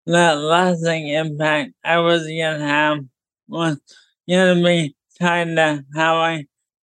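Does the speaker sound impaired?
Yes: ALS; ALS diagnosed about 9 months ago, motor neurons dying, muscles failing, total paralysis expected; progressed, hard to move arms and fingers, forced to retire at 29 by physical limitations; hard to talk clearly.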